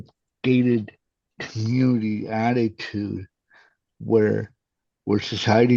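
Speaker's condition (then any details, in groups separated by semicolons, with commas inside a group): Cerebral palsy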